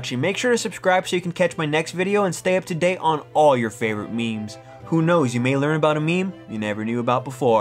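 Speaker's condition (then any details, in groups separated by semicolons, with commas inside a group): No condition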